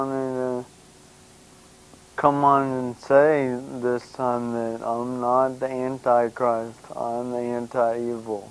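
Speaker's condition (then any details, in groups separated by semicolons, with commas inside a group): Brain injury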